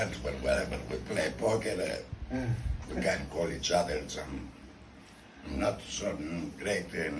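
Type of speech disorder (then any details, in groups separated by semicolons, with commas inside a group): Speech with a voice prosthesis; laryngectomy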